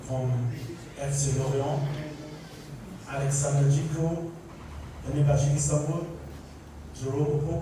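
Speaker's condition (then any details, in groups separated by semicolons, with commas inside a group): No condition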